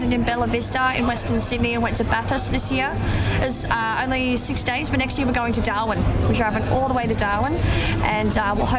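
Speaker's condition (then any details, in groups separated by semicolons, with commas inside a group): Cleft palate; unable to swallow or sing as a child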